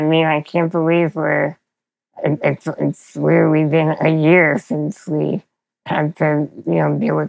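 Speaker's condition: Spinal muscular atrophy; progressive, frequent childhood illness turning into pneumonia, over 100 hospital days in one year; needs help with all physical activities, use of only a couple fingers, power wheelchair, Dragon NaturallySpeaking

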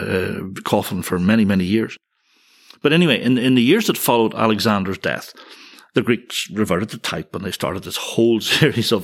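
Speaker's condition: No condition

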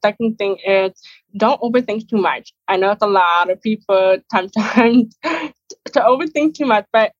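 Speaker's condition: Deafness, hard of hearing

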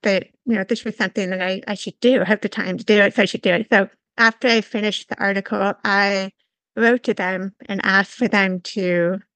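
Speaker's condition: Severe to profound hearing loss; congenital

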